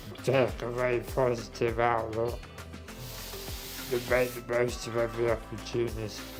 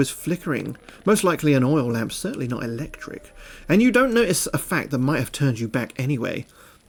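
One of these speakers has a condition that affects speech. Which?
The first: motor neurone disease; tracheostomy after pneumonia.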